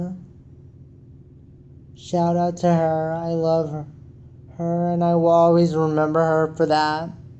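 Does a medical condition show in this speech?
Yes: cerebral palsy; wheelchair user.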